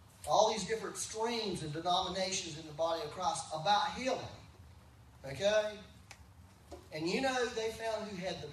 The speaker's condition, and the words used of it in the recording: None; typical speech.